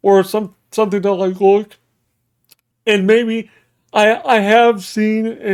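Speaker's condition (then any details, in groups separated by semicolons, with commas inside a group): Cerebral palsy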